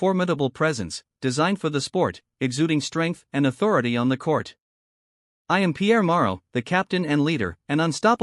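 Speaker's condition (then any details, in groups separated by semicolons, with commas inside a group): No condition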